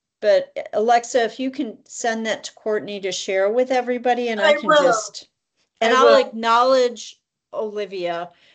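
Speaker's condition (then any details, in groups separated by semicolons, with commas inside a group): No condition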